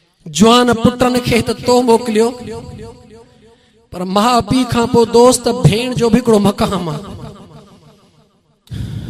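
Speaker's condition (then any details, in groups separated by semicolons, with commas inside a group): No condition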